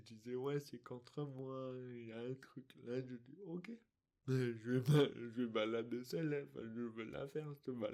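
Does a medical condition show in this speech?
Yes: dystonia; articulation difficulties.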